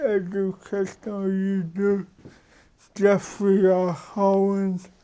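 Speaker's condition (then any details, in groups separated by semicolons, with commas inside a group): Cerebral palsy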